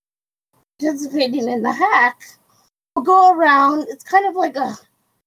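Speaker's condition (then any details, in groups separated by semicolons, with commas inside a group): Cerebral palsy; quadriplegic, wheelchair user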